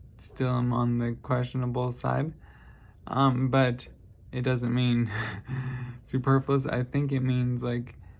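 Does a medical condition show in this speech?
Yes: traumatic brain injury.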